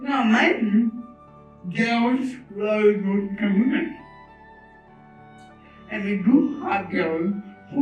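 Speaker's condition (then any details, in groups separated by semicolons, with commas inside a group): Cerebral palsy; voice barely audible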